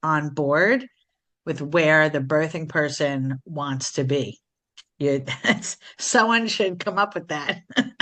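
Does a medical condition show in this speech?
No.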